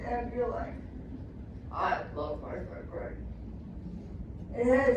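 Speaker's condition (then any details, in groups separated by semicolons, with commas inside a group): Traumatic brain injury; speech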